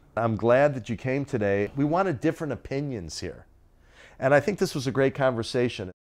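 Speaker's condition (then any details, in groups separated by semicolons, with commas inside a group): No condition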